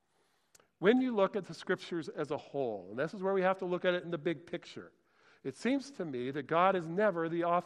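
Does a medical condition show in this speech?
No.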